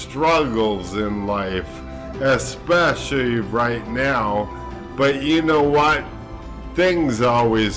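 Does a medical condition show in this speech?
Yes: ALS; diagnosed about 1.5 months ago; speech changed from previously clear.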